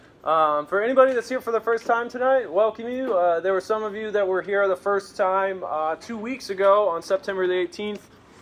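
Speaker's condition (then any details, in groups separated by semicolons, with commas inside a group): No condition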